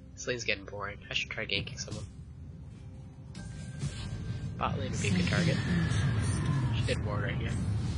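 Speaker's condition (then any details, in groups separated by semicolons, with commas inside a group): No condition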